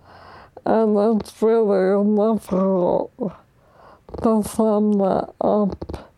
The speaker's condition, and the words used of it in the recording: ALS (motor neuron disease). I can't quite get my sentences out quickly enough, but I can still speak.